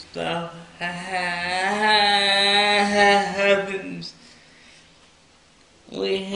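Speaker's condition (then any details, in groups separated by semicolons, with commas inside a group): Cerebral palsy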